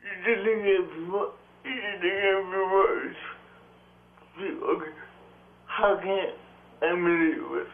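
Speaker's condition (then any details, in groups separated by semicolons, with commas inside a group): Cerebral palsy; wheelchair user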